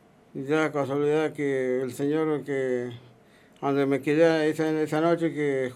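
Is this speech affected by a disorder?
Yes: Parkinson's disease; onset 15 years ago, treated 5 years, earlier whole-body tremor, could not walk or eat, walker; no tremor now, Levocar one daily, treated by Dr. Michile of Buenos Aires, long-distance cycling.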